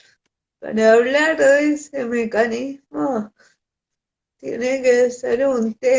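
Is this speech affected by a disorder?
Yes: cerebral palsy.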